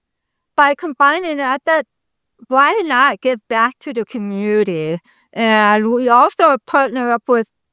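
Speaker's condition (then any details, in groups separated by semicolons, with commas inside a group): Deafness; congenital complete deafness, found by tests at age four, not talking as young twin; speaks very well per host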